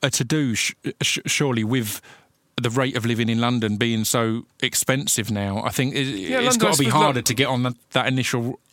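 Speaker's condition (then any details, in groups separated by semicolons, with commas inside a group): Stutter; since childhood, attributed to near drowning as child, cause found through hypnosis at 13 or 14; struggling to say guest's name during recording; certain words trigger stuttering, always on guest's name, first sound hardest, adds lead-in sound, slight slurring; repeated sounds, prolonged sounds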